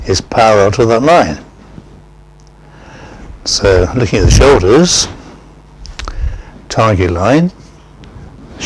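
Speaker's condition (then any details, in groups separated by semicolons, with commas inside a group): No condition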